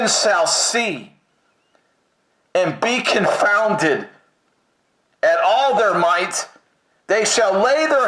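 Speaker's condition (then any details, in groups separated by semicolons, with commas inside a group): No condition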